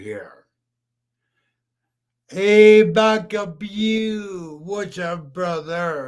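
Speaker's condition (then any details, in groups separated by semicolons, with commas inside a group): Brain injury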